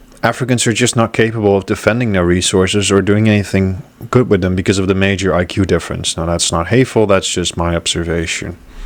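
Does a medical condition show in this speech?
No.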